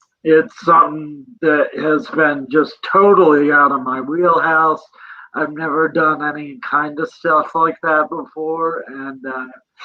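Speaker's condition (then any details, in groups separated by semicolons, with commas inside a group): Cerebral palsy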